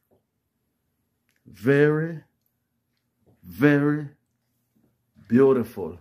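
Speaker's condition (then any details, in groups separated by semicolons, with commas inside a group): No condition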